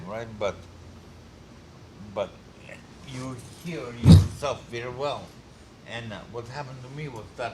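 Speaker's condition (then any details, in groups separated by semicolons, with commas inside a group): Multiple sclerosis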